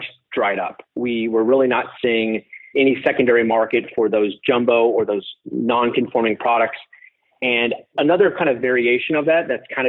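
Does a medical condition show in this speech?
No.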